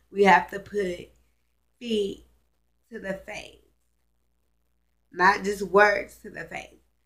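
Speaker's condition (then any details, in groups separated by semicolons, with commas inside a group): Cerebral palsy, spastic; now talking and breathing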